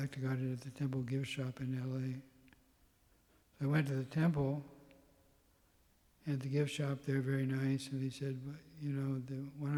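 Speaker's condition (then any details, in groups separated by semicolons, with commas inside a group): Parkinson's; tremor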